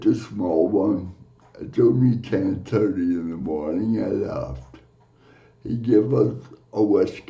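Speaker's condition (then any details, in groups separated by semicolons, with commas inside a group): Cerebral palsy; from birth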